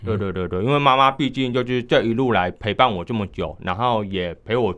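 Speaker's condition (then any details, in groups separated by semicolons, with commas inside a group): Hearing impairment, high-frequency hearing loss, mild; underwent speech rehabilitation therapy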